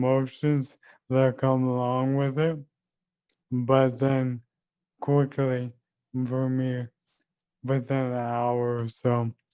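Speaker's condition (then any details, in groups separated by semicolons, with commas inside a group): ALS; leg onset, speech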